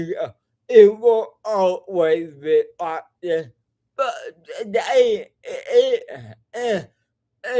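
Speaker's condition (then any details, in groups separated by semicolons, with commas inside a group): Cerebral palsy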